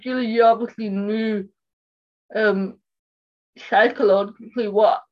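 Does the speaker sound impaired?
Yes: cerebral palsy; speech impairment.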